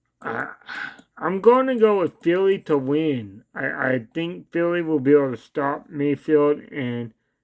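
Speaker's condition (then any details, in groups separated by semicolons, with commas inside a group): Cerebral palsy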